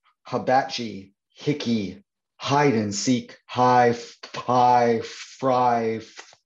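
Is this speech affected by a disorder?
Yes: stuttering; stutter since at least teenage years, ongoing near age 50; speaks at support groups for people and children who stutter; certain words and sounds hardest, stacks up vocabulary, circumlocution, quickly finds other wording to ease stutter; here prolonged sounds.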